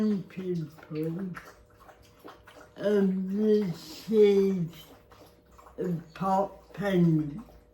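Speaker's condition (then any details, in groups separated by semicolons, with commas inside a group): Cerebral palsy; spastic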